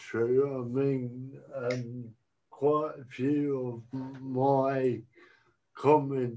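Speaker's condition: Cerebral palsy; cerebral palsy from birth, uses walking stick, holding handheld mic prevents walking stick use on stage; speech sounds unusual, self-described as talking funny

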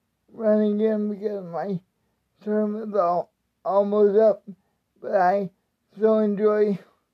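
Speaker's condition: Cerebral palsy; speech not affected by disability

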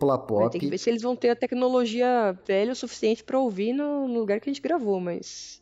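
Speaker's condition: No condition

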